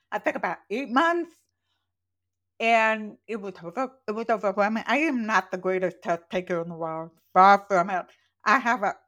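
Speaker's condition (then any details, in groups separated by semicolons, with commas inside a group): Profoundly deaf, congenital; born profoundly deaf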